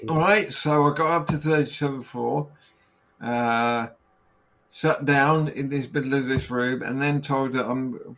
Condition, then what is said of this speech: Aphasia. And my voice book would say, that didn't come out right.